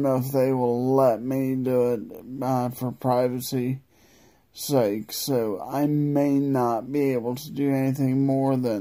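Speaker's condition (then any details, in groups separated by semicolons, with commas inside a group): Multiple sclerosis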